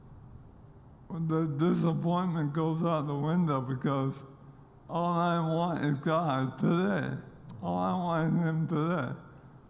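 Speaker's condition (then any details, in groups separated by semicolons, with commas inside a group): ALS; diagnosed during pro football career in Nashville after loss of strength, speed and weight; progressive, continuing to lose abilities, physically changed, seen crawling on stage, fears last public speech; losing ability to speak clearly, voice does not sound as expected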